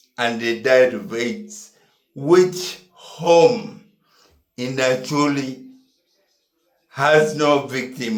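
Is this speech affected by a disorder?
Yes: neurological disease.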